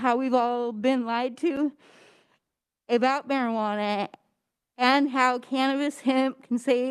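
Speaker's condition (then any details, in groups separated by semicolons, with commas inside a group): Cerebral palsy; stutters, clearer when medicated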